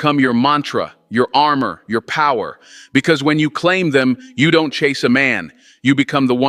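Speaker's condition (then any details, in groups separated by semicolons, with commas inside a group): No condition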